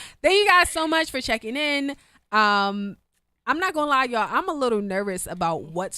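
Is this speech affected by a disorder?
No.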